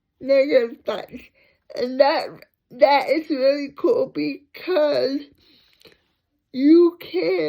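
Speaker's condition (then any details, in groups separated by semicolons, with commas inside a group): Cerebral palsy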